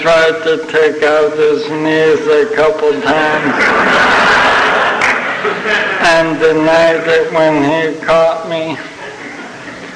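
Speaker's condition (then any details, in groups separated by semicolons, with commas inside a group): ALS (Lou Gehrig's disease); young onset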